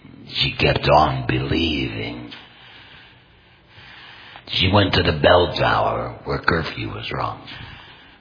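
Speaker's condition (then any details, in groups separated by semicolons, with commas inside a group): Total laryngectomy, complete laryngectomy, voice prosthesis; speaks through voice prosthesis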